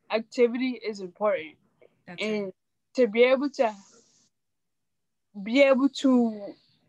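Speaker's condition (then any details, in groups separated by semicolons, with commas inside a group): Cerebral palsy; affects muscles and body movements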